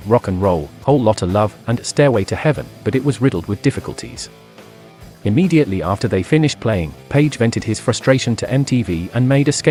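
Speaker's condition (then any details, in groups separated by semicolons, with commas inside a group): No condition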